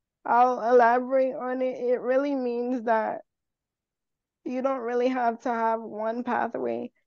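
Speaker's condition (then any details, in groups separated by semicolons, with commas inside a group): Cerebral palsy; wheelchair user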